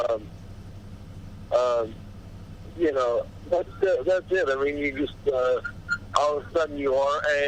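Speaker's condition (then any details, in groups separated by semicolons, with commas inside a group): Cerebral palsy; body deteriorating with age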